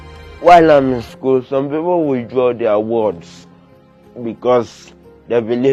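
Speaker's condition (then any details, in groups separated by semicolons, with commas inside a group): Cerebral palsy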